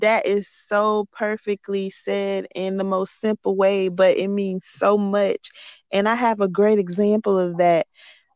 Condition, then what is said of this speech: None; typical speech.